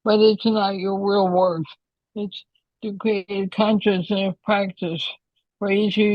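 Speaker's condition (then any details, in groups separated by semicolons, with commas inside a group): ALS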